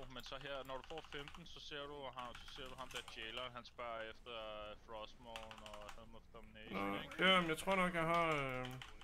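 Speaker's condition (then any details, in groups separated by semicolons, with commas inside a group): No condition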